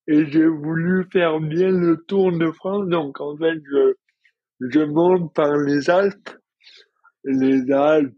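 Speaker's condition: Dystonia; no longer falls

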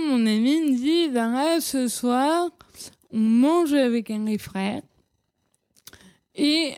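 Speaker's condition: Cerebral palsy; childhood speech

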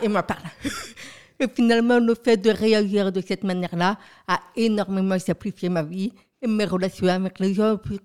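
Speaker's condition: Profound deafness from birth, profound, congenital

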